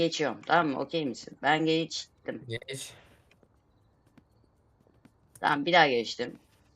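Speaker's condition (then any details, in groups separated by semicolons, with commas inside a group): No condition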